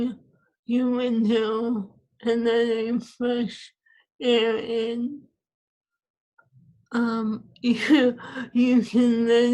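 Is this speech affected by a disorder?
Yes: ALS; swallowing lost.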